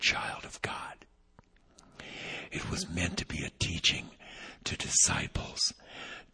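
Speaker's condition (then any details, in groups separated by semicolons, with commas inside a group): Vocal cord paralysis, unilateral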